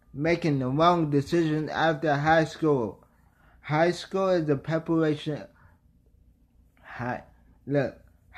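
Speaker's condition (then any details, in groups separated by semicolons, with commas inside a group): Traumatic brain injury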